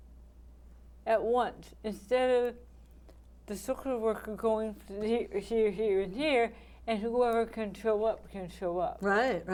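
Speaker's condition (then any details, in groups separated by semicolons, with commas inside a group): ALS; some pills hard to swallow, tongue twists on long words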